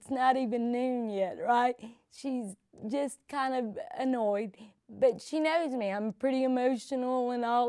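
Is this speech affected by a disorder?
Yes: cerebral palsy; from birth.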